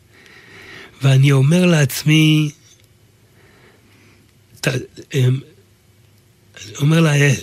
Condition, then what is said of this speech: Aphasia. אני אגיד לך מה, קודם כל, הכתיבה והדיבור זה אותו מאבק.